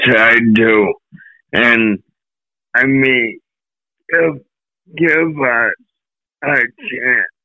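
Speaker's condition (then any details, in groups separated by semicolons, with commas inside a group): ALS; slow progressing, symptoms began 8 years ago, 8-hour spine operation 7 years ago then declined, walks with walker, clinic through VA; voice affected since about 2 years ago, voice worst symptom, voice sound audibly changed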